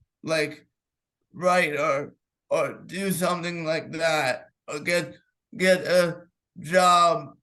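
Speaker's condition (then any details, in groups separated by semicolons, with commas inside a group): Cerebral palsy; clenched fist, unsteady walk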